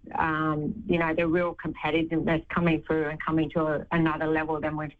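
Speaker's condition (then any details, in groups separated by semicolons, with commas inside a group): Deafness; wears hearing aids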